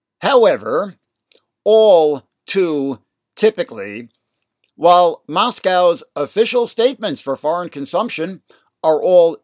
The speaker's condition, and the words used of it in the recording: None; typical speech.